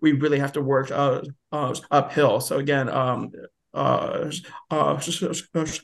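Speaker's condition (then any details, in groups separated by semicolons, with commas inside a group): Stutter; described as a speech impediment; repeated sounds, prolonged sounds, blocks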